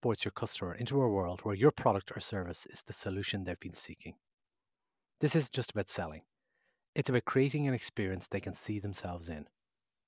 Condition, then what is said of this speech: None; typical speech.